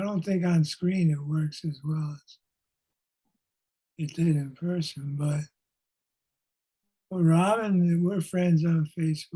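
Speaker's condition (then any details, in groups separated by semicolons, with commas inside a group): Parkinson's disease; lost former character voice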